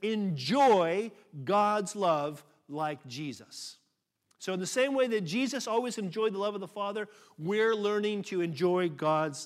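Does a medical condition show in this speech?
No.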